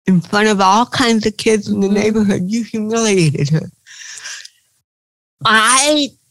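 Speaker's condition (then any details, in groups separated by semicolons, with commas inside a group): Cerebral palsy; since birth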